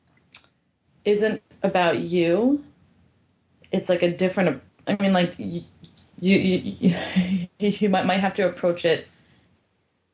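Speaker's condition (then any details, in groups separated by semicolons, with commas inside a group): Stuttering; sometimes speaks too fast, listeners may not understand or seem confused; repeated sounds, repeated words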